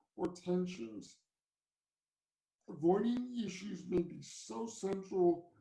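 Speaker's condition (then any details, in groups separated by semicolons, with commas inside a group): Cerebral palsy; from birth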